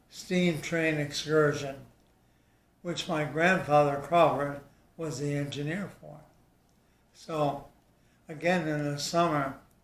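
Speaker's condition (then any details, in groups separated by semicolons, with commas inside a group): ALS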